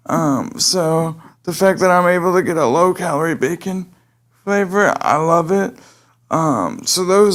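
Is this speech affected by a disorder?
Yes: cerebral palsy; able to speak.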